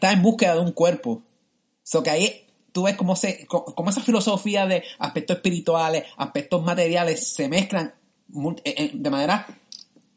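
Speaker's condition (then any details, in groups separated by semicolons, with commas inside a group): Stuttering; somewhat more severe than co-host Andrés's stutter; some words hard to pronounce properly, acquired skills to work around stutter; repeated sounds, prolonged sounds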